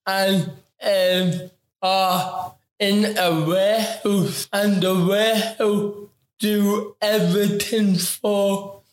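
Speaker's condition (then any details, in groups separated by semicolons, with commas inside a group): Ataxic cerebral palsy; affects talking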